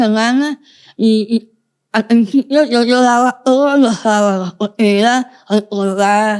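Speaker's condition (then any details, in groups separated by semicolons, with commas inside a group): Moebius syndrome, congenital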